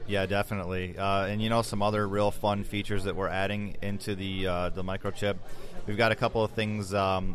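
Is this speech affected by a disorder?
No.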